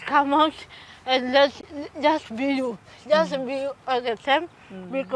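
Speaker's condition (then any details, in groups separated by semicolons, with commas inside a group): Cerebral palsy; from birth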